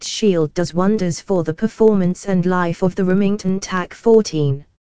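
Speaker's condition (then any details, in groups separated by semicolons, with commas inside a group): No condition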